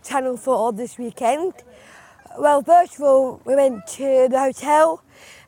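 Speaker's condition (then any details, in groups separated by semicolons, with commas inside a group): Down syndrome; talking or living independently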